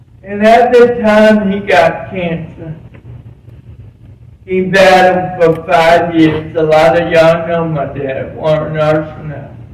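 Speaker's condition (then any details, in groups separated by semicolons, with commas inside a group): Cerebral palsy; present from birth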